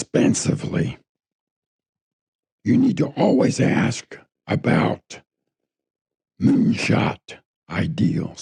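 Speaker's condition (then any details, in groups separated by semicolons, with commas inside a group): Throat cancer; tracheostomy tube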